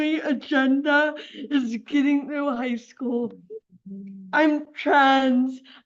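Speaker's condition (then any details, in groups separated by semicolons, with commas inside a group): Cerebral palsy; affects speech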